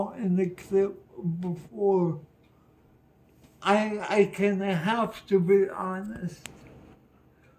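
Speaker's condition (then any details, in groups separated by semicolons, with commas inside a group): Cerebral palsy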